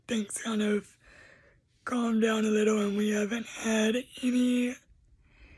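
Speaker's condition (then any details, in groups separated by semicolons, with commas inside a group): Cerebral palsy; uses a wheelchair; voice permanently damaged, may be hard to understand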